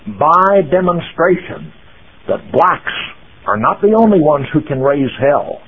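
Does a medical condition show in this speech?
No.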